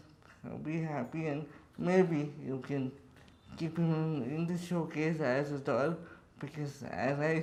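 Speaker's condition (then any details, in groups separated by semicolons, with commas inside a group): Cerebral palsy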